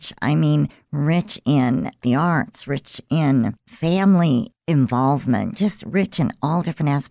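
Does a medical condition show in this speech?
Yes: cleft lip and palate; congenital, present since birth.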